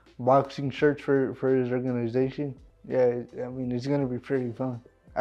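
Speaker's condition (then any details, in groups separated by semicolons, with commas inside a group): Cerebral palsy; cerebral palsy, premature birth; aged 23, cannot walk unaided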